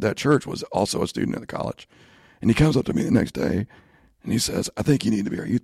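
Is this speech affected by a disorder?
Yes: spasmodic dysphonia; asks listeners to excuse voice.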